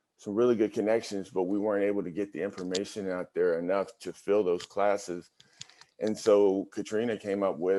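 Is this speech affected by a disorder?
No.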